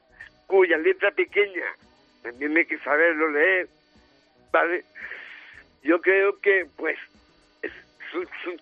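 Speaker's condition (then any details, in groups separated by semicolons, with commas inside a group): Down syndrome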